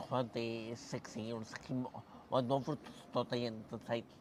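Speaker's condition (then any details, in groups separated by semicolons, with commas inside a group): Cerebral palsy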